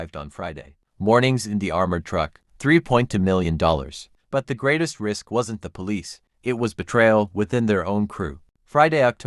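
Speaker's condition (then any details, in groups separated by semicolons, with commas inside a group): No condition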